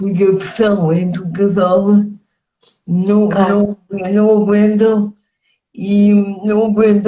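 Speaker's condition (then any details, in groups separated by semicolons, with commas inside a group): Cerebral palsy; speech affected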